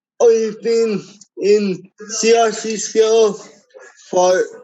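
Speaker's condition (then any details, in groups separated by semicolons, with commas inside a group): Cerebral palsy; wheelchair user since childhood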